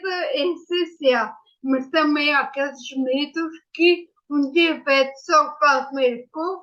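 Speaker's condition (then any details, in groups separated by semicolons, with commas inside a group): Ataxia after brain injury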